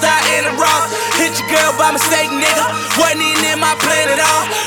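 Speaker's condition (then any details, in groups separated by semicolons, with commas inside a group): No condition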